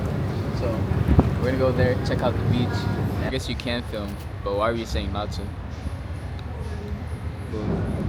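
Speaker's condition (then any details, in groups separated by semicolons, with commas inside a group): No condition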